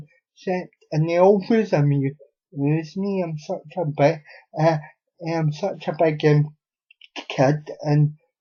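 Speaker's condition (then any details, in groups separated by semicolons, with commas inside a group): Cerebral palsy; unable to walk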